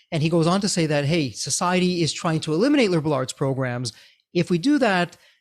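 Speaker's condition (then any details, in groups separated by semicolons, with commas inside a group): No condition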